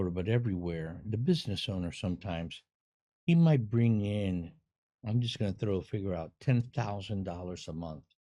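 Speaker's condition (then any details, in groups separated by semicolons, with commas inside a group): No condition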